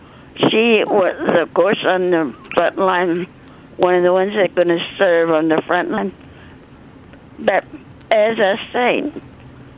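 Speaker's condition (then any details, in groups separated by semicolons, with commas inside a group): Stroke; speech worse than before stroke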